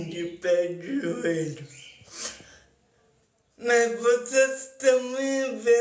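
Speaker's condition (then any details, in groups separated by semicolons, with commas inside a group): Paralysis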